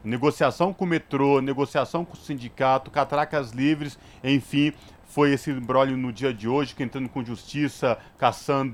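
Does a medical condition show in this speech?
No.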